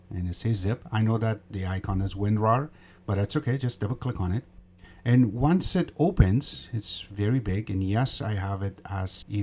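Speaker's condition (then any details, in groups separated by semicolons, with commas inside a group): No condition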